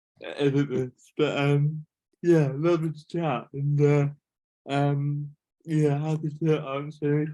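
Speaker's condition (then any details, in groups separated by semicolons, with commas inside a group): Cerebral palsy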